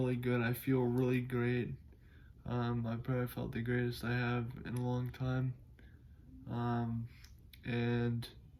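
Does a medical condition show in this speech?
Yes: cerebral palsy; able to speak.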